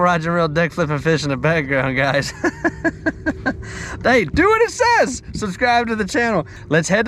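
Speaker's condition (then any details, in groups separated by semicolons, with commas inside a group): No condition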